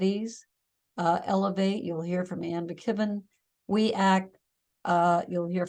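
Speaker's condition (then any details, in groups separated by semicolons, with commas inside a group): No condition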